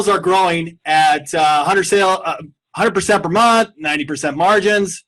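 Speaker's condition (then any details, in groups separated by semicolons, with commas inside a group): No condition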